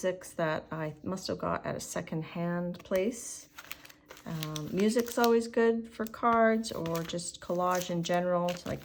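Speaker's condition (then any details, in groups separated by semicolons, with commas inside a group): No condition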